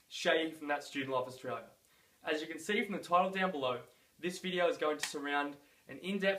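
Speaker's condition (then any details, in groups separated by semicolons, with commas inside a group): No condition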